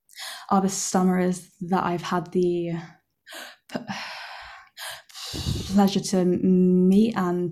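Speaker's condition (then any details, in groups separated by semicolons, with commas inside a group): Stammer; onset with silent blocking, about 6 months saying nothing, McGuire program about 10 years ago; uses McGuire breathing technique, belt worn outside clothes as reminder to breathe deeply before speaking; stammer variable and changeable, began as silent blocks, relies on breathing technique; blocks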